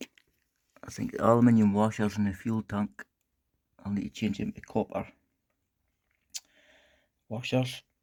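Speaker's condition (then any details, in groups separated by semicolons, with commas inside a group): No condition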